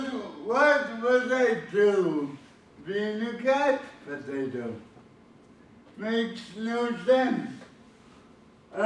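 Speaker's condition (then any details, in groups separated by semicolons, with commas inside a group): Cerebral palsy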